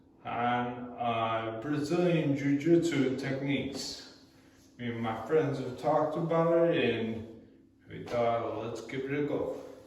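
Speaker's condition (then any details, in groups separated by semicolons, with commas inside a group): Cerebral palsy; movement dexterity issues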